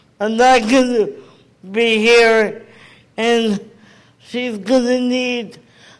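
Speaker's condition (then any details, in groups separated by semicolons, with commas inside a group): Cerebral palsy; never received needed therapy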